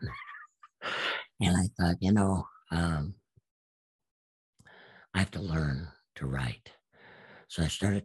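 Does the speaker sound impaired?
Yes: absent vocal cords; from gunshot through neck, confirmed on repeated exams, speech therapist saw no hope; self-taught speech over about ten years, sounds made first then shaped by mouth, slight hoarseness, unique voice.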